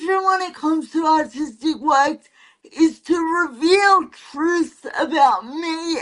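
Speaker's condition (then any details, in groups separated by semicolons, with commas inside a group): Cerebral palsy; cerebral palsy affecting movement and posture, full-time wheelchair user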